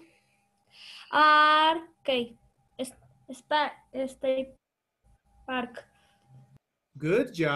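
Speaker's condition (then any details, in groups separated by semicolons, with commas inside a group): No condition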